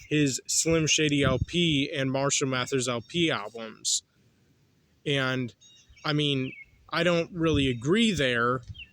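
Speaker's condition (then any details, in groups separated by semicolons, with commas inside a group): No condition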